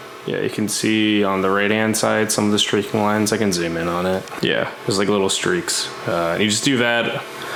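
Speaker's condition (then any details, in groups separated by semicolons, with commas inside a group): No condition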